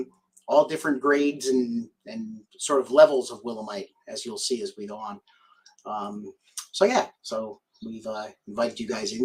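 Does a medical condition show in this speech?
No.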